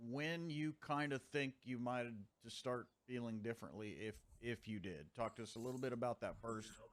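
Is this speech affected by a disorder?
No.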